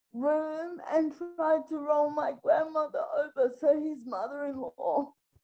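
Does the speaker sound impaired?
Yes: spastic quadriplegic cerebral palsy; from being born three months premature, full-time electric wheelchair user; affects all of daily life, requires support with every aspect of daily life.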